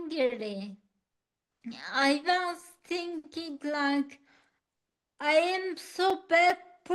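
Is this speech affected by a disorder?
Yes: acquired ataxia.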